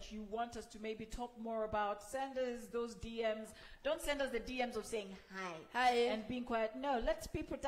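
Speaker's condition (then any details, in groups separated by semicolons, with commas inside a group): No condition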